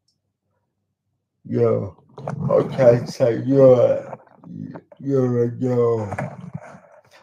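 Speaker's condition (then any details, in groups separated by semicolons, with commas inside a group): Cerebral palsy; talks slowly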